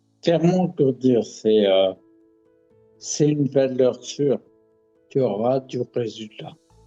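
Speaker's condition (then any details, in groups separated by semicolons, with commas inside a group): Multiple sclerosis; fatigue, pain, physical limits; altered speech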